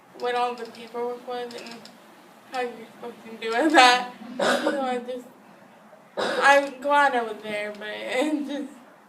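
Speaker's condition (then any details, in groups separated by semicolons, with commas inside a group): Cerebral palsy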